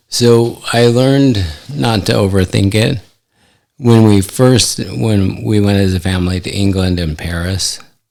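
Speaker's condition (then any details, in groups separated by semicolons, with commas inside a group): ALS; affects hand function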